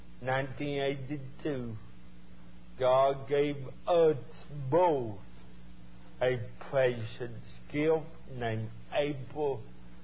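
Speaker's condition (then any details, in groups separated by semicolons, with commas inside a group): Cerebral palsy; cerebral palsy from birth in Jonesboro, Arkansas, brain oxygen loss, born dead about 18 minutes; about 30 years since birth, still walks with a limp, still talks funny; talks a little bit funny, people can't understand speech, not an eloquent speaker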